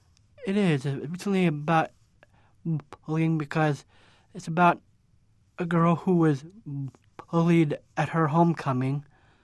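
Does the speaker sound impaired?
Yes: Down syndrome; cognitive disability.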